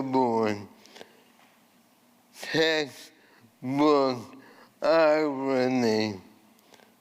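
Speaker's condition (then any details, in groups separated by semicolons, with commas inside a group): ALS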